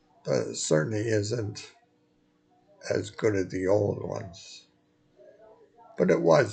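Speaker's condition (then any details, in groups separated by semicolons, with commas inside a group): Multiple sclerosis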